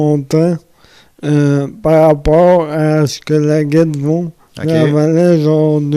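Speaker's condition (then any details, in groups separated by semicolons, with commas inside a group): Amyotrophic lateral sclerosis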